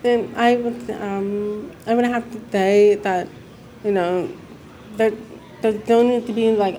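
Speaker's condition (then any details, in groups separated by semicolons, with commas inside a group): Deafness; hearing loss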